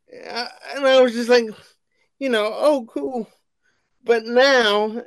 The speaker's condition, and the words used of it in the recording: Cerebral palsy. One is because of my cerebral palsy, my voice is unstable.